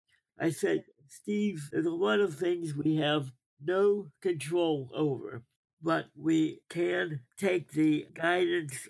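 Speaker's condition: Cerebral palsy; weekday resident at D.T. Watson Hospital ages four and five, learned walking with braces

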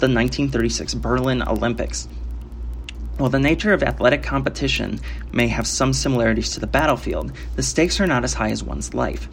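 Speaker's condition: No condition

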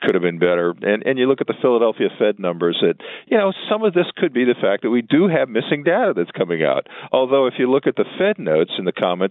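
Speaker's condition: No condition

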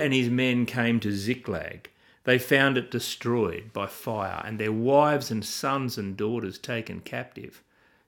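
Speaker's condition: No condition

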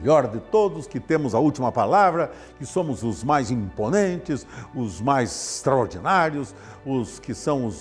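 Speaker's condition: No condition

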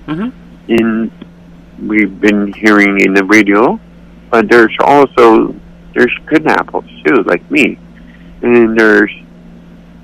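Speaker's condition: Cerebral palsy; accepts own voice

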